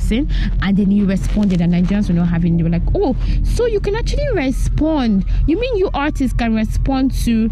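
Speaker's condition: No condition

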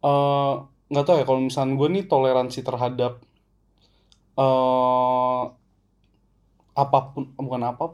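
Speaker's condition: No condition

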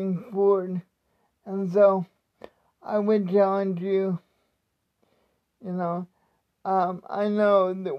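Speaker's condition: Cerebral palsy; many physical tasks not possible

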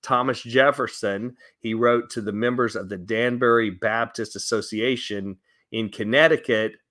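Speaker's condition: No condition

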